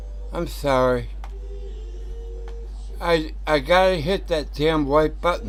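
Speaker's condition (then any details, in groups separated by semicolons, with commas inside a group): Tongue cancer; tongue tumor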